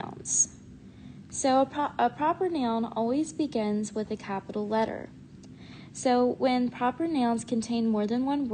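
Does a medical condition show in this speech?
No.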